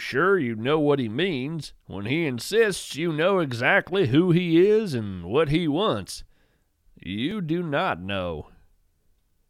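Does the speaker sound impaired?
No.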